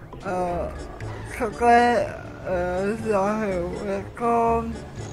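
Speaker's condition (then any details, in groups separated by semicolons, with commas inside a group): Cerebral palsy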